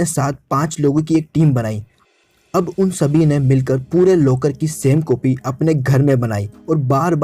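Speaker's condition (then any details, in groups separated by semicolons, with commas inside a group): No condition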